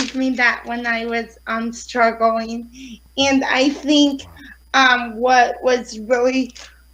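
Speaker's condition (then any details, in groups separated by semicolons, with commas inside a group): Cerebral palsy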